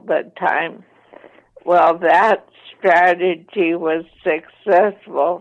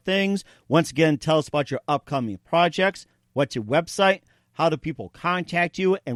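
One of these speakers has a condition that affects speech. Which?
The first: ALS, mild; affects hands and fingers; 14 years since diagnosis, slow progression, full-time wheelchair user; voice slightly impaired.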